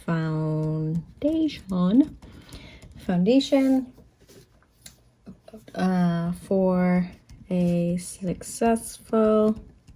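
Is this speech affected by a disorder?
No.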